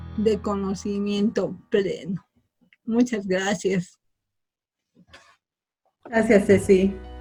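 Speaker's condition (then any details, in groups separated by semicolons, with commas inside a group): Cerebral palsy from birth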